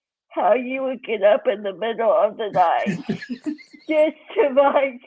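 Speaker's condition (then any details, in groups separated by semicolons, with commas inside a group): Cerebral palsy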